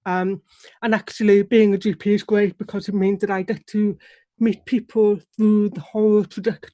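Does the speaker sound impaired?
Yes: deafness; relies on lip reading.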